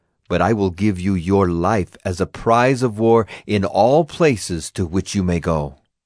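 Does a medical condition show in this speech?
No.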